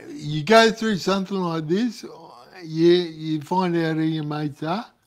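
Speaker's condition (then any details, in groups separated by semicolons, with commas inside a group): Cerebral palsy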